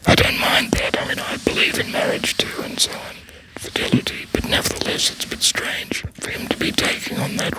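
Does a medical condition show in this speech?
Yes: laryngectomy, voice prosthesis; very quiet, odd manner of speaking, fluent in paragraphs since start of speech therapy.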